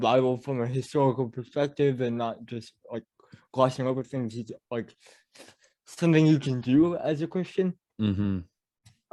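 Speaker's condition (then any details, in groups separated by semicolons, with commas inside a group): Cerebral palsy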